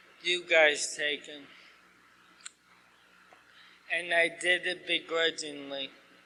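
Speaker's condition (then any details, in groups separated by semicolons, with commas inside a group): ALS; asked to talk slower, clearer, losing voice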